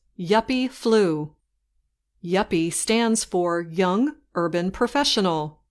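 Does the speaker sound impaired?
No.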